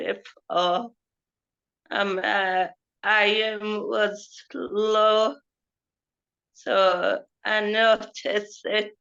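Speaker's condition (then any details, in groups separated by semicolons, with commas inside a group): Cerebral palsy; affects speech and mobility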